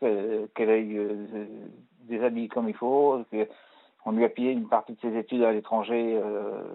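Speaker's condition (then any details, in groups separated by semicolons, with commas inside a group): Parkinson's disease; arm and leg tremors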